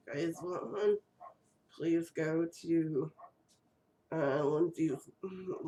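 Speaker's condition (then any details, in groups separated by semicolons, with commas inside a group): Cerebral palsy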